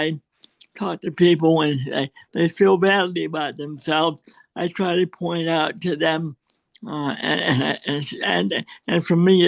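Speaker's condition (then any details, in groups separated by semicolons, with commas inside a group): Cerebral palsy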